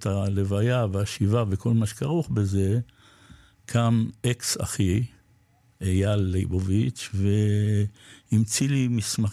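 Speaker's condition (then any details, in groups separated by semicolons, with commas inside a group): Parkinson's disease; recently diagnosed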